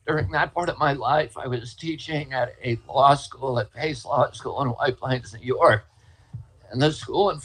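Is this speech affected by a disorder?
Yes: spasmodic dystonia; spasmodic dystonia onset at age 42, attributed by speaker to yearly flu vaccine, Pace law school infirmary; voice trembles, formerly very strong voice.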